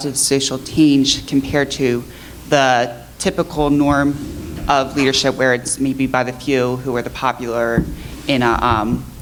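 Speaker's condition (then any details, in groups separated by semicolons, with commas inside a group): No condition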